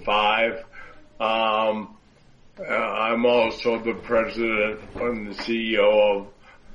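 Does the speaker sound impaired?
Yes: stroke; talks a little funny since stroke, cognition intact.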